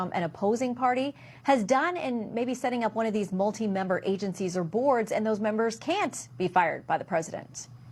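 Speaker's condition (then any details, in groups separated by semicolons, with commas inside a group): No condition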